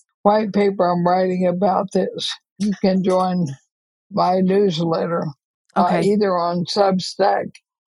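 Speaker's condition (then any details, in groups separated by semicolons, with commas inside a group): ALS; expects to die within couple of years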